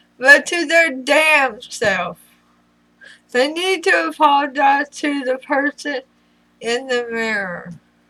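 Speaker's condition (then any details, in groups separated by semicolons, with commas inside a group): Throat cancer radiation damage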